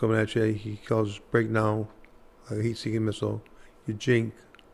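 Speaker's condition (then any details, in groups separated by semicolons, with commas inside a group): Parkinson's; speech very significantly affected, hard time talking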